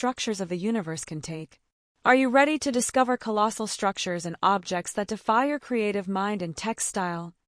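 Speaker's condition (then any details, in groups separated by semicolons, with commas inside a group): No condition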